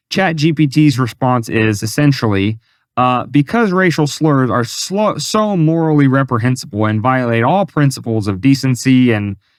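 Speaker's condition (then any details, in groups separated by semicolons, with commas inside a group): No condition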